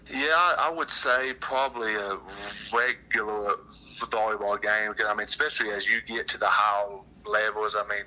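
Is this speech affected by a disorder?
Yes: stuttering; present since at least seventh and eighth grade, avoided talking in class then, began speaking up in college; much improved, still working to improve, still noticeable to others; noticeable to listeners; here repeated sounds.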